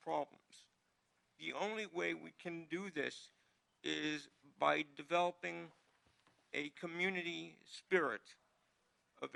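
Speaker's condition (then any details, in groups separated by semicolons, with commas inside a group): Cerebral palsy; needs ramps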